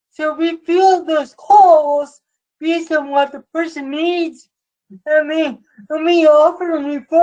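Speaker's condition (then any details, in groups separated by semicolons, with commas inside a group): Cerebral palsy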